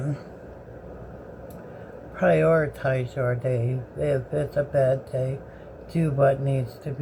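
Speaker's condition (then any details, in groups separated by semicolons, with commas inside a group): Bell's palsy; severe left-sided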